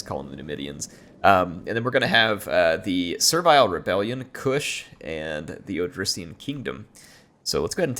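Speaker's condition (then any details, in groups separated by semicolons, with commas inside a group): No condition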